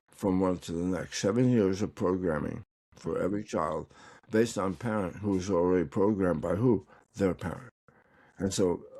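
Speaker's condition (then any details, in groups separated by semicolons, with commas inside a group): Tongue cancer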